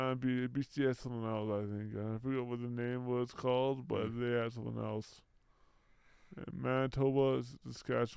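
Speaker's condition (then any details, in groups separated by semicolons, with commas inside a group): Brain injury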